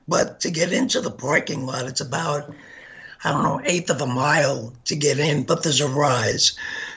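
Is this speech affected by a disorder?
Yes: gunshot injury to voice box; from Oak Creek Sikh temple shooting.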